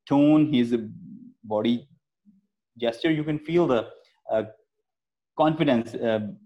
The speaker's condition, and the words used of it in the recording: Stuttering. Like even I am stammering, but I am quite comfortable in sharing my my thoughts.